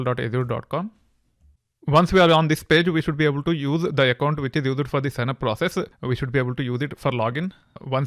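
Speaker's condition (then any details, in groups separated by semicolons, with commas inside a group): No condition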